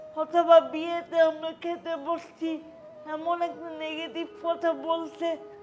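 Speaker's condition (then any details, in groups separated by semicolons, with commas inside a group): Cerebral palsy; hand held bent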